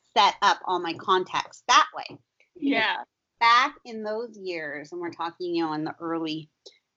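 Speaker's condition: No condition

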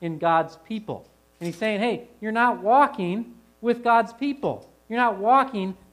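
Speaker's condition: No condition

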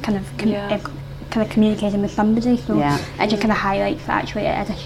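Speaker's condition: Isolated cleft palate; congenital isolated cleft palate, lip not involved, surgeries through childhood and adulthood, jaw surgery for underbite from impaired jaw growth; noticeable speech difference, bar staff often not understanding, partner first took it for accent, sometimes exaggerated at cleft events

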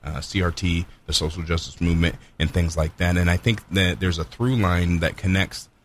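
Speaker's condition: No condition

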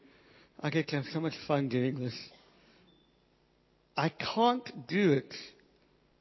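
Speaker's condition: Cleft palate, Pierre Robin syndrome

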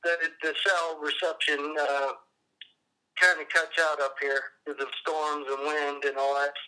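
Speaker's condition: Cerebral palsy; cerebral palsy present since childhood, appearance likened to Parkinson's

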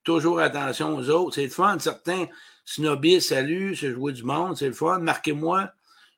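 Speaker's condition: No condition

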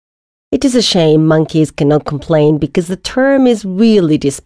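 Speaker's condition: No condition

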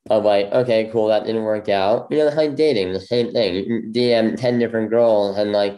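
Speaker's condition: Bilateral cleft lip; congenital bilateral

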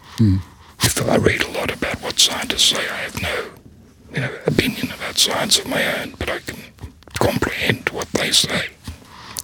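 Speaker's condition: Laryngectomy, voice prosthesis

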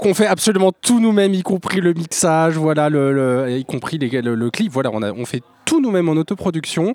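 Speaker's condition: No condition

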